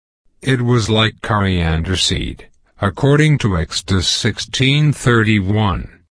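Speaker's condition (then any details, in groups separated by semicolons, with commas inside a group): No condition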